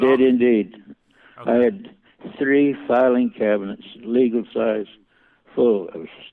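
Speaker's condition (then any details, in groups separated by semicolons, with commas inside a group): Parkinson's; symptoms began about 20 years ago, slowly progressive, out of business about 20 years; hand shakes, vision affected so cannot see anything, uses few brushes, broad watercolor washes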